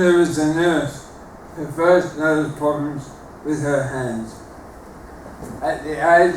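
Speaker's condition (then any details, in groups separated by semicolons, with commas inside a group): Motor neuron disease; terminal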